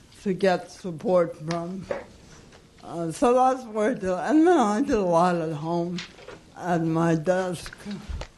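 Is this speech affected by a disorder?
Yes: cerebral palsy.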